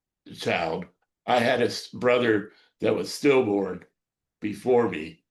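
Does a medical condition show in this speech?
Yes: cerebral palsy.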